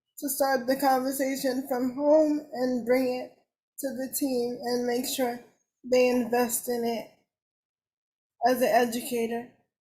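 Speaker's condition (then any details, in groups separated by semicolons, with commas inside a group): Cerebral palsy; cerebral palsy, uses wheelchair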